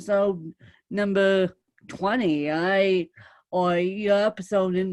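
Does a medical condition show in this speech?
Yes: cerebral palsy, mixed, moderate.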